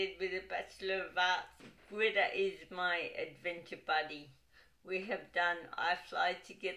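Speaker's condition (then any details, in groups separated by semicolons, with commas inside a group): Cerebral palsy, dystonic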